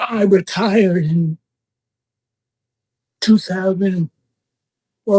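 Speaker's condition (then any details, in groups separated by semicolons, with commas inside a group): Parkinson's disease; handwriting almost illegible, visible hand shaking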